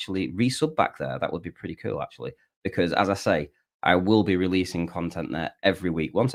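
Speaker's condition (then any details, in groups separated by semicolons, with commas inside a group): No condition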